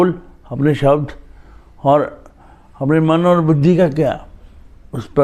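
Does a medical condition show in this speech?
Yes: cerebral palsy.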